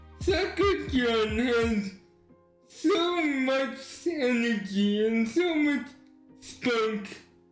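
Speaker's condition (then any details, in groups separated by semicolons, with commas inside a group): Cerebral palsy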